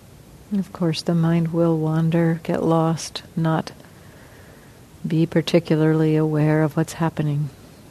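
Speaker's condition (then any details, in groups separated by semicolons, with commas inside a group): No condition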